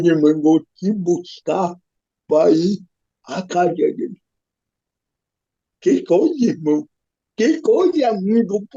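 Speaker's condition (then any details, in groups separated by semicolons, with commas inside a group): Cerebral palsy; physical disability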